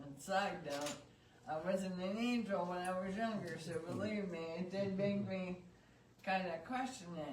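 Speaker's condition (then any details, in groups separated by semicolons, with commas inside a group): ALS; sporadic, earlier cervical surgery replacing three discs; slow progressor, walks, moves arms, hand weakness; cannot speak or breathe lying flat, still able to speak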